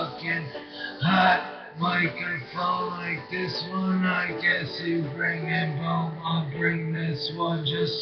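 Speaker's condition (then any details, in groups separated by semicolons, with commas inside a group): Brain injury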